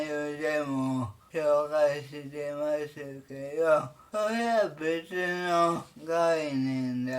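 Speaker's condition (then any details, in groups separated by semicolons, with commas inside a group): Cerebral palsy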